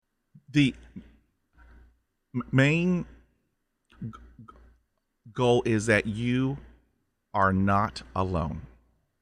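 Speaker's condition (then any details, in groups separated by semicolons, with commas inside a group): Stuttering; stutter since childhood; prolonged sounds, blocks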